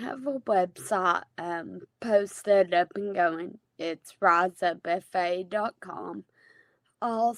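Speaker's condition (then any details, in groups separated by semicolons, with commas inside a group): Friedreich's ataxia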